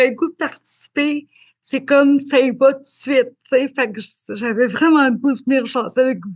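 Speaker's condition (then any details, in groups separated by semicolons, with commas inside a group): Cerebral palsy; spastic diplegic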